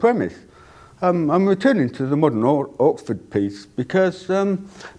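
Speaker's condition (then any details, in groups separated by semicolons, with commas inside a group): Deafness; cannot hear own voice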